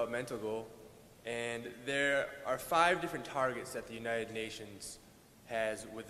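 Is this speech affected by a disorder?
No.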